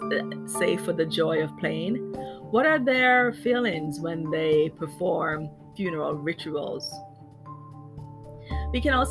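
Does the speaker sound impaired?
No.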